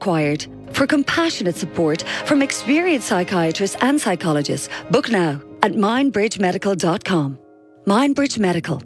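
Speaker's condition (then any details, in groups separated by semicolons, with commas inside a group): No condition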